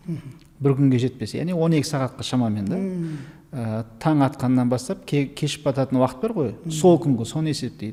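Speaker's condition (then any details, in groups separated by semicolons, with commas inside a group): No condition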